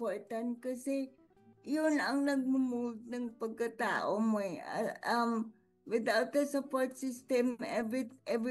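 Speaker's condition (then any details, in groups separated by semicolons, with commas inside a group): Cerebral palsy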